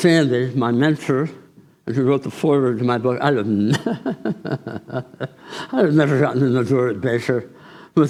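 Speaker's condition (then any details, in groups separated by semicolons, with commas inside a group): Tongue cancer surgery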